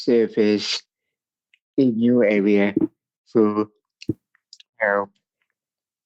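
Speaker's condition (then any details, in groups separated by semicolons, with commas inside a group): Cerebral palsy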